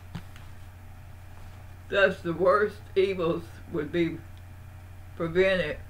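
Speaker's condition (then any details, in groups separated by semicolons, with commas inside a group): Parkinson's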